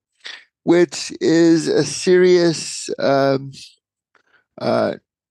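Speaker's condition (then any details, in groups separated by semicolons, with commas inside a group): Cerebral palsy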